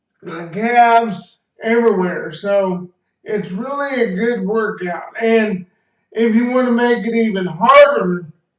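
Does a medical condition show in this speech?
Yes: cerebral palsy; slight speech impediment.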